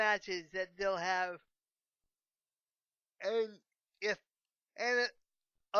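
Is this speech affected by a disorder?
Yes: cerebral palsy.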